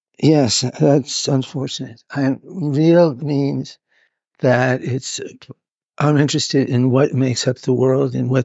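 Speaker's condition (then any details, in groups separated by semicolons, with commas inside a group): Parkinson's; needs to move about while filmed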